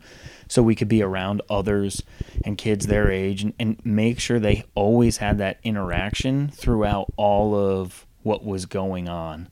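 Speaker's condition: No condition

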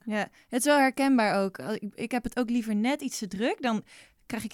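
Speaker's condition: No condition

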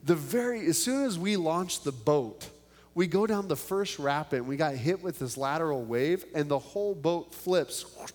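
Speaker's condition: No condition

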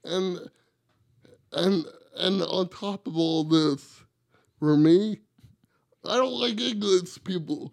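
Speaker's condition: Cerebral palsy; from birth, two months premature, umbilical cord around neck, oxygen mask at birth, wheelchair user

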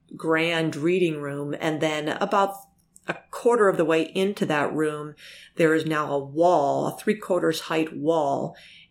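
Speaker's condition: No condition

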